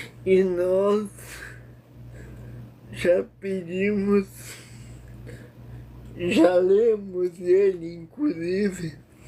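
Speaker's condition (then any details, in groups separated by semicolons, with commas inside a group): Paralysis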